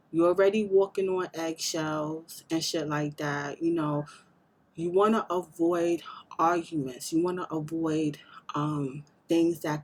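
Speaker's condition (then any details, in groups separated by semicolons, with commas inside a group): No condition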